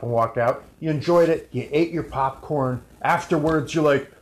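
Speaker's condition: No condition

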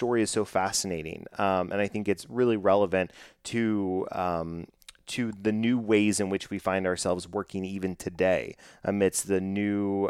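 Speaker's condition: No condition

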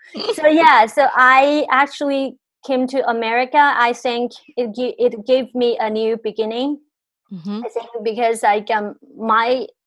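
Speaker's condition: Stuttering; not severe at onset, much worse after eighth-grade bullying, unable to tell stories, blocks, repetitions, hidden; repeated sounds, repeated words

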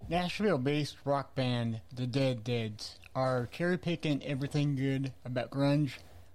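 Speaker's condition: Cerebral palsy; back pain

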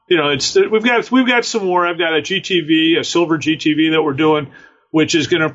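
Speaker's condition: No condition

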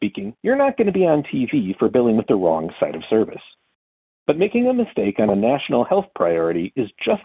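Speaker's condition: No condition

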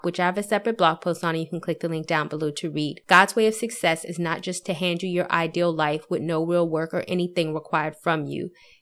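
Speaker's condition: No condition

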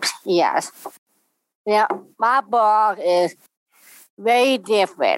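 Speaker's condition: Down syndrome; congenital

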